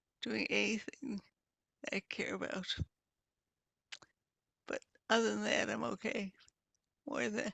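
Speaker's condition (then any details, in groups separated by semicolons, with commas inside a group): Multiple sclerosis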